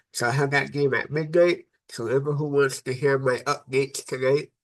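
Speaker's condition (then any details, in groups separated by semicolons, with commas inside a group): Cerebral palsy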